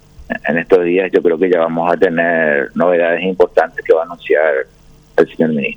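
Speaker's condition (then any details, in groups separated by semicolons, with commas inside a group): No condition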